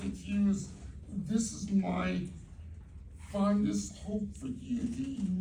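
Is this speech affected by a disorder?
Yes: cerebral palsy.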